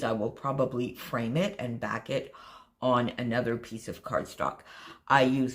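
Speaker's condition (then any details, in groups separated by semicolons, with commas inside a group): No condition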